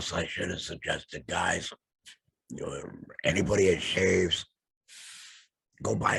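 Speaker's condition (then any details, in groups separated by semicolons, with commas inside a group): Laryngectomy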